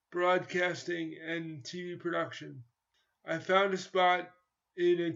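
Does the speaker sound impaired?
Yes: cerebral palsy; spastic type, from spinal meningitis, born two months premature, present from birth, stiff tight involuntary muscles, mainly legs; stuttered about 10 seconds during a past phone call.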